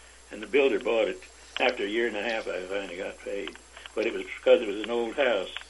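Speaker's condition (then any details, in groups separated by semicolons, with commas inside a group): Parkinson's disease; about 25 years since onset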